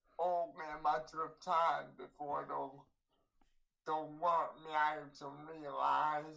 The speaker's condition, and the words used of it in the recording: Cerebral palsy. I sound like I'm crying when I speak, according to some children.